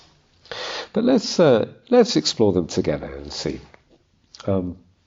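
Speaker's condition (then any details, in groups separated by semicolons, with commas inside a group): No condition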